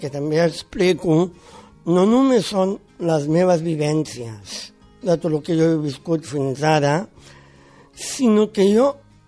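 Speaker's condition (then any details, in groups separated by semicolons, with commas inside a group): Down syndrome; born with it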